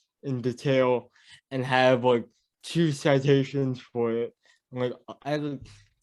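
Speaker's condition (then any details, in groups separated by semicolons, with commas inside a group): Cerebral palsy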